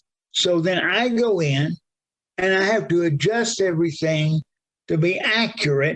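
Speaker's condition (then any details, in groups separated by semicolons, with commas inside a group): Cerebral palsy, severe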